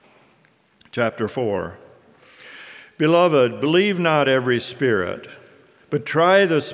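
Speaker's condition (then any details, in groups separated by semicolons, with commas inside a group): No condition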